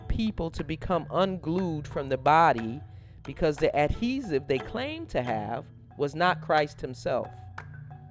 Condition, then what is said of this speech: None; typical speech.